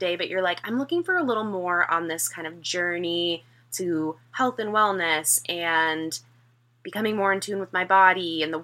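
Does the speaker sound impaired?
No.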